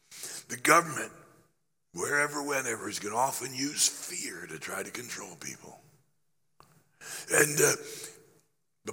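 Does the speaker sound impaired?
Yes: laryngeal cancer after radiation, growth on voice box treated with radiation and chemotherapy; a little over a year since discovery, voice much better but not fully recovered.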